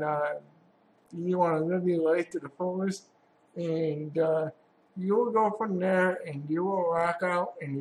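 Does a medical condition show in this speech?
Yes: cerebral palsy; has had surgery.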